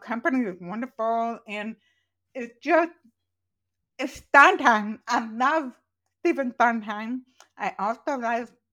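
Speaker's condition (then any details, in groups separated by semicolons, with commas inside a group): Profoundly deaf, congenital; born profoundly deaf, hearing aid wearer, learned to speak orally, does not know sign language; wears hearing aids; accent from deafness, not British, described as accent from nowhere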